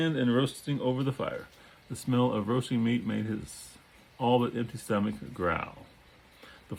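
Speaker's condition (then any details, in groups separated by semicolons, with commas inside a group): No condition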